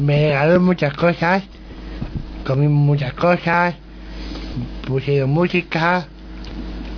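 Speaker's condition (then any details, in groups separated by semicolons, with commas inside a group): Down syndrome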